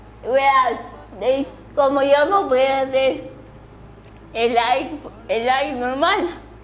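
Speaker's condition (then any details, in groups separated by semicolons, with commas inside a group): Cerebral palsy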